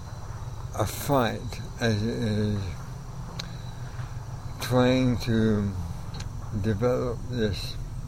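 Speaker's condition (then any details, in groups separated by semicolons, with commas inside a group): ALS; progressive incurable, first sign trouble playing guitar, left arm affected, will eventually destroy movement and breathing; voice already affected by condition, used to be fairly soft-spoken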